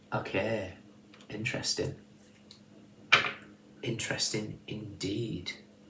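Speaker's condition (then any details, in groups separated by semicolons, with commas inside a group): No condition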